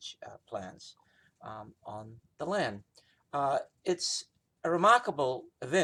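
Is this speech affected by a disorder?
No.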